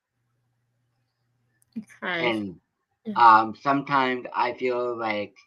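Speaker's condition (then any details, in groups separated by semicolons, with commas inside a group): Cerebral palsy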